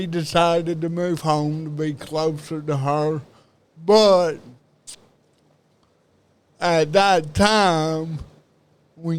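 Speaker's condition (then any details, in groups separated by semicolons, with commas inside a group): Cerebral palsy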